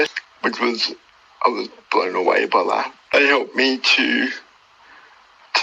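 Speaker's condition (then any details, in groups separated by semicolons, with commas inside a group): Cerebral palsy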